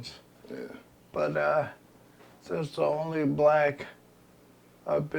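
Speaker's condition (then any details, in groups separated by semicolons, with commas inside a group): ALS; progressive terminal illness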